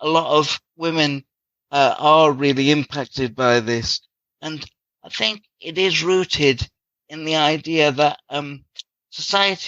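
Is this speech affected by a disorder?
Yes: cerebral palsy.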